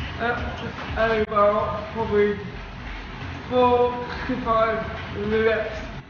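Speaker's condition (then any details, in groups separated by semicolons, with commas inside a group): Cerebral palsy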